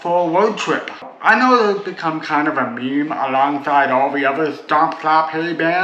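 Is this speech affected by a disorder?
Yes: cerebral palsy.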